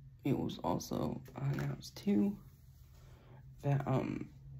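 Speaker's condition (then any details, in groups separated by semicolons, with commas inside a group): No condition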